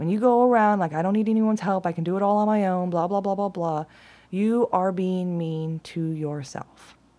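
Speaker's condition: No condition

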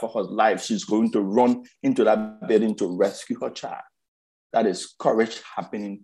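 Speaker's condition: Stuttering; stuttering first noticed by mother around age 8, self-conscious about it from early teens after mother left Liberia; fear of speaking, skipped ninth grade valedictorian speech, won Toastmasters club speech contest; blocks

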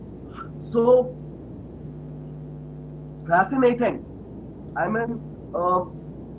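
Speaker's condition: Stuttering; stuttered openly at Indian Stammering Association first national conference; blocks

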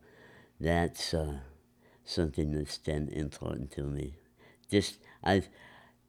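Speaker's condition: Enlarged tongue from vascular growth; harder swallowing

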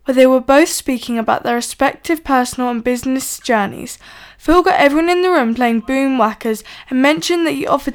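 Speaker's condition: No condition

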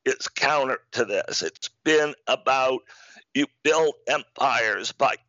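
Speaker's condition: Spasmodic dysphonia; partial loss of voice

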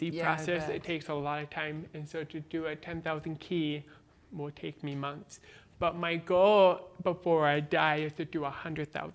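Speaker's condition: Born deaf, cochlear implant, congenital

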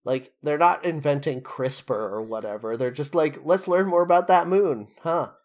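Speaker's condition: No condition

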